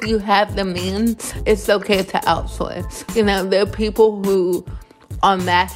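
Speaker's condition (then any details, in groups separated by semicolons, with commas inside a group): Cerebral palsy; born two months premature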